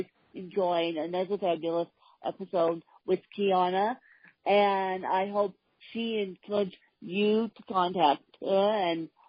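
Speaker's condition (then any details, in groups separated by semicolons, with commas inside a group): Cerebral palsy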